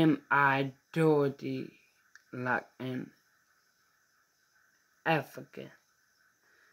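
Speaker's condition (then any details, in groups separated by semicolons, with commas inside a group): Mild cerebral palsy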